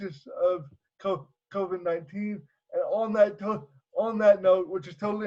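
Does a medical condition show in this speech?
Yes: cerebral palsy; voice tone sometimes odd.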